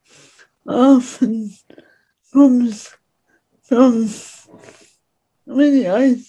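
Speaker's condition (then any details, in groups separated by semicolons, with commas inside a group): Speech impediment; disabled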